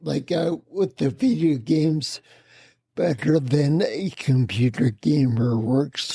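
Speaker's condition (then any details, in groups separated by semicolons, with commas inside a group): Spinocerebellar ataxia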